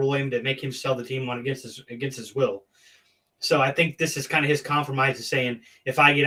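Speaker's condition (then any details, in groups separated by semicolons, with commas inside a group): No condition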